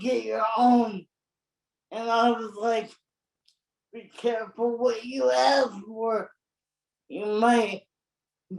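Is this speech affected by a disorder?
Yes: cerebral palsy.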